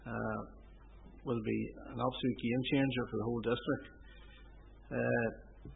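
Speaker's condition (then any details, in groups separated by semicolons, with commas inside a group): No condition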